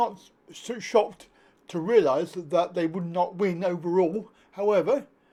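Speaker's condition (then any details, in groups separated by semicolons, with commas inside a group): Cerebral palsy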